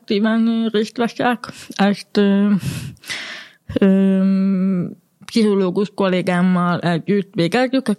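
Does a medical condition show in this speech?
Yes: hearing impairment; used speech-to-text interpreter in university lectures, colleague helps when not understanding in groups.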